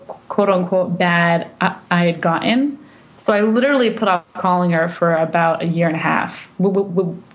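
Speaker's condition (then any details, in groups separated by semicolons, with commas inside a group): Stuttering; therapy over past 3 years: fluency shaping, stuttering modification, voluntary stuttering, subway talks with strangers; speech tools helped at times but not reduced stuttering, drops strategies needing unnatural speaking; repeated sounds, prolonged sounds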